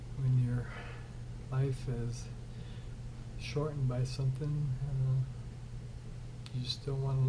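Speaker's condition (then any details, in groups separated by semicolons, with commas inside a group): ALS; arms, neck and throat affected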